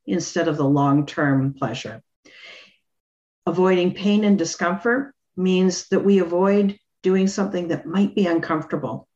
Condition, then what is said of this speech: No condition.